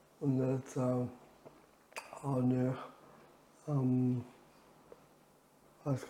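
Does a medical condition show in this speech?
Yes: ALS; reduced air makes talking effortful.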